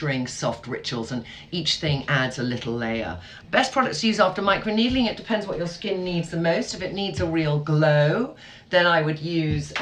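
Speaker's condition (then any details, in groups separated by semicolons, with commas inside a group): No condition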